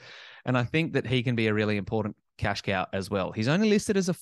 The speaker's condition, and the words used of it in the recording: None; typical speech.